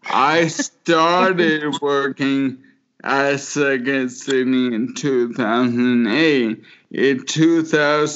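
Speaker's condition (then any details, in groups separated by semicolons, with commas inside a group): Motor neuron disease; can no longer dance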